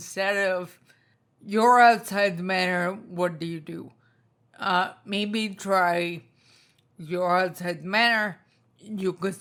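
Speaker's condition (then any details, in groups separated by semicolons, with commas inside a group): Spinocerebellar ataxia type 2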